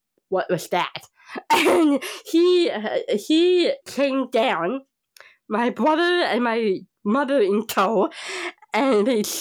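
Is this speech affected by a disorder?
Yes: Down syndrome; past knee surgery with metal piece in knee, long hospital stay; age 30, slow to catch breath walking hills, as on Japan trip.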